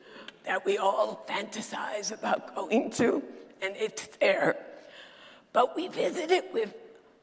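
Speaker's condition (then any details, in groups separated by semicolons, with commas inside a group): Dysphonia; sultry voice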